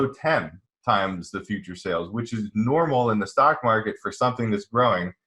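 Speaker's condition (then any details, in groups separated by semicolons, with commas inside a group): No condition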